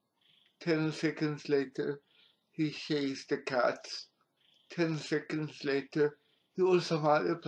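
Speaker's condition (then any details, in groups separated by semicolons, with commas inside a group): Cerebral palsy; no automatic movement, fell under stress, unable to walk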